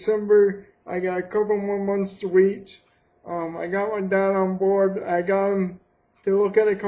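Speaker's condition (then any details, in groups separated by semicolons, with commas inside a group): Cerebral palsy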